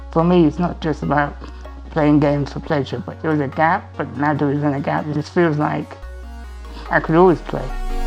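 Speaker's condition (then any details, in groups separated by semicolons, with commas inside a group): Spinal muscular atrophy; uses voice commands for games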